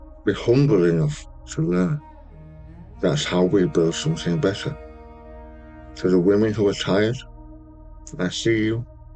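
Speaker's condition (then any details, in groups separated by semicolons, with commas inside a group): Stage 4 tongue cancer, hemiglossectomy; half tongue removed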